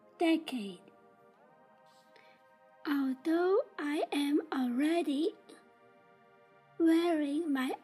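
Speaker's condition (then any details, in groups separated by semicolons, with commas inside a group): Down syndrome; developmental disability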